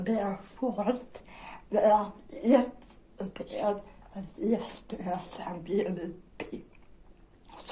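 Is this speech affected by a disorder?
Yes: dystonia; generalized dystonia.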